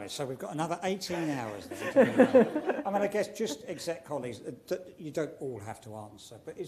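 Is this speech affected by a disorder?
No.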